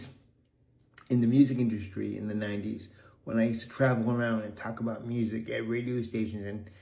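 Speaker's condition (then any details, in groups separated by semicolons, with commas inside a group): Cerebral palsy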